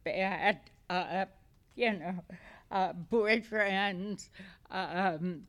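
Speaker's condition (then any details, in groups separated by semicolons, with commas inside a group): Essential tremor; may be hard to understand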